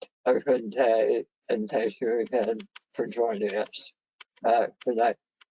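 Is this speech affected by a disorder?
Yes: head and neck cancer surgery.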